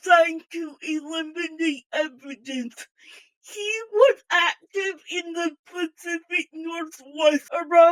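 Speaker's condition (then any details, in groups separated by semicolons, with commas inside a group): Physical speech impairment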